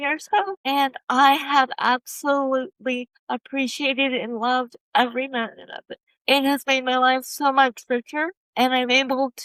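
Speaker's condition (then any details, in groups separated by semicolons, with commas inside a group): Cerebral palsy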